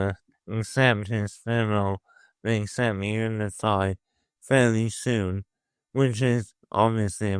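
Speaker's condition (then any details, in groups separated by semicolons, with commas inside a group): Motor neuron disease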